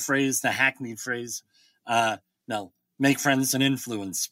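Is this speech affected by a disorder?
Yes: bilateral cleft lip and palate; about nine years of speech therapy.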